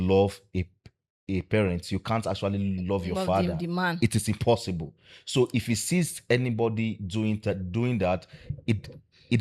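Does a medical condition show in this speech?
No.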